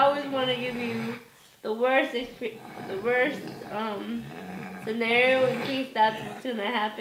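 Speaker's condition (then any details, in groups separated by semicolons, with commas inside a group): Cerebral palsy; increased muscle tone, diagnosed in childhood; about 46 years since diagnosis, Botox for tone, physical therapy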